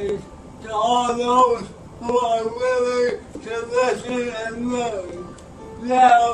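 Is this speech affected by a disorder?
Yes: speech impairment after birth surgery.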